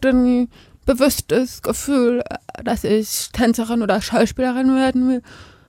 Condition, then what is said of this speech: Deafness. Meine Muttersprache war die gesprochene Sprache und ich habe später Gebärden gelernt.